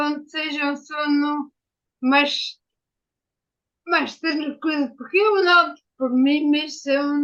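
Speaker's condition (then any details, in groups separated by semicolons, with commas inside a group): Ataxia after brain injury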